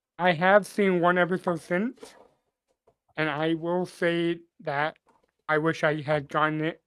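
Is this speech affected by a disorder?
Yes: cerebral palsy.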